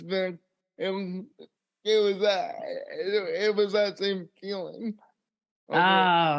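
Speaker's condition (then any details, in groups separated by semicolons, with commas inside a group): Cerebral palsy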